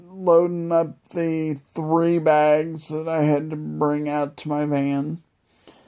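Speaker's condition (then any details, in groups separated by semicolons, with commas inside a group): Multiple sclerosis; wheelchair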